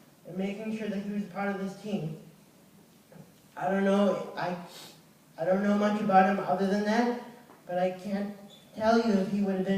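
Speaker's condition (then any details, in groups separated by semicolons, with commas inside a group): Cerebral palsy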